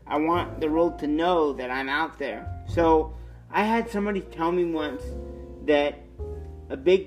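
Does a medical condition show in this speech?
Yes: cerebral palsy; lifelong, non-progressive, daily wheelchair use; 32 years with condition.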